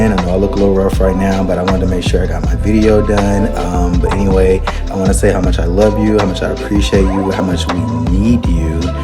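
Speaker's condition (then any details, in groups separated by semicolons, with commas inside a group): No condition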